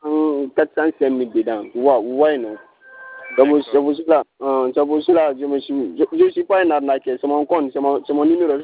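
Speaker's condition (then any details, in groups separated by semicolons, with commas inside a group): No condition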